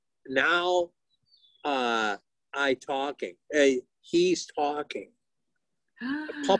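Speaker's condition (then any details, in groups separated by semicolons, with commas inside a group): Aphasia; can talk, loses about half the words in conversation, frequent hesitations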